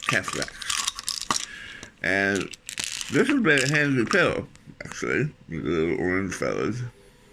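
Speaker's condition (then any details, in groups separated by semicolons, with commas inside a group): Tongue cancer surgery, tongue graft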